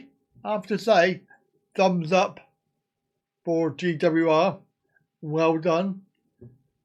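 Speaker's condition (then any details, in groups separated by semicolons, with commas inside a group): Cerebral palsy; back surgery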